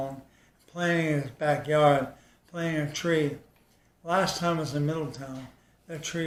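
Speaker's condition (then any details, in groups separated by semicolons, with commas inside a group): ALS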